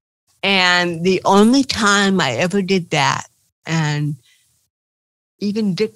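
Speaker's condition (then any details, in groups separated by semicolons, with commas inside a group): Cerebral palsy; titanium neck limiting looking up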